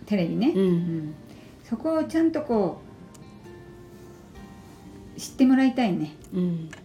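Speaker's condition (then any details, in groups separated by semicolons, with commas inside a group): No condition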